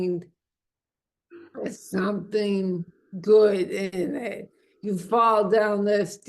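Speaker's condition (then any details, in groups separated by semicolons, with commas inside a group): Amyotrophic lateral sclerosis; onset left foot dragging, progressing to limp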